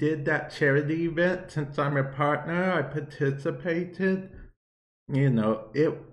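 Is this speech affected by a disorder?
Yes: cerebral palsy; affects balance and hand-eye coordination; affects speech a bit, viewer asked why talking like that.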